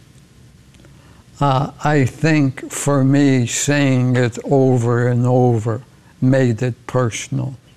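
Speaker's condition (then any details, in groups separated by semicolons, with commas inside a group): ALS; progressive neurodegenerative disease causing loss of muscle control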